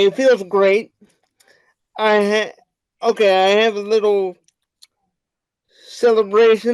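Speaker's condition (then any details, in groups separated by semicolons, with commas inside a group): Cerebral palsy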